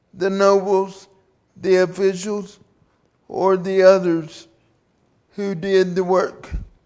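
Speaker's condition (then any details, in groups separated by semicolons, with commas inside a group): Cerebral palsy; due to birth complications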